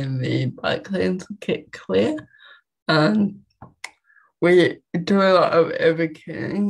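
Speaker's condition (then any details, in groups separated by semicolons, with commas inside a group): Cerebral palsy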